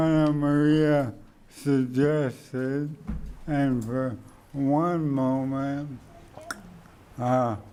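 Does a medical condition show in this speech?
Yes: motor neuron degeneration.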